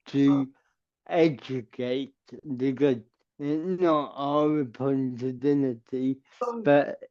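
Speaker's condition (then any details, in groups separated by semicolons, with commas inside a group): Cerebral palsy; permanent wheelchair user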